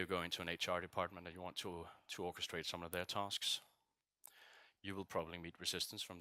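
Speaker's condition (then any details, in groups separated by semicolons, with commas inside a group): No condition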